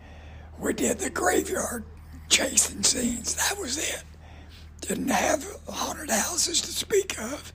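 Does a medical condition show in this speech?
Yes: voice damage from cancer; cancer damage to voice box, fighting cancer about 10 years, given fatal prognosis 5 years ago; raspy voice, ongoing cancer fight, age 72; voice box destroyed by cancer.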